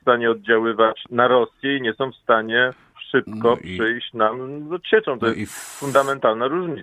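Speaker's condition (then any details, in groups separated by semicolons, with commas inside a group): No condition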